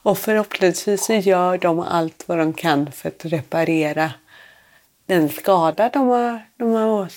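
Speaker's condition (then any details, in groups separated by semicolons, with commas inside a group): Cerebral palsy; born without heartbeat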